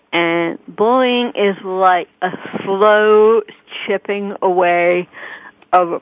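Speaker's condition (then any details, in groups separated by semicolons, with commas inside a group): Cerebral palsy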